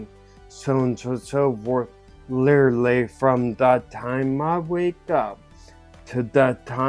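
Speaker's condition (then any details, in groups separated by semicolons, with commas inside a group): Ataxia; caused by stroke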